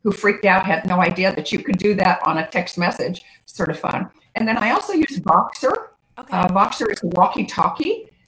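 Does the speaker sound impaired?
No.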